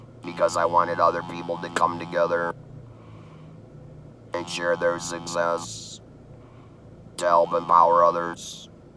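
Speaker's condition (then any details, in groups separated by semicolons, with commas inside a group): Laryngeal cancer laryngectomy, electrolarynx; laryngectomy, tracheostomy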